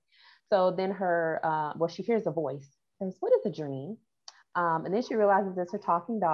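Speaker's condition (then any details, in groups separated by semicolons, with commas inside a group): No condition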